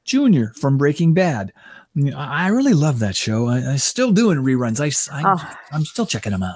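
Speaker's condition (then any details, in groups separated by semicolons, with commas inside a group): No condition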